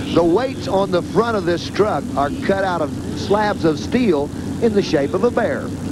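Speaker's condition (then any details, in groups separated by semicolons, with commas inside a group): No condition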